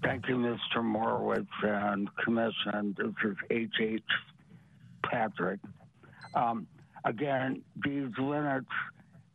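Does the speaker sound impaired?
Yes: parotid gland removal; parotid salivary gland removed; difficulty speaking at this recording, recurring, attributed to parotid gland removal.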